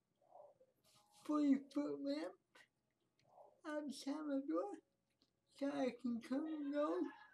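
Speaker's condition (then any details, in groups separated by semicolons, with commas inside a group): Cerebral palsy; speech affected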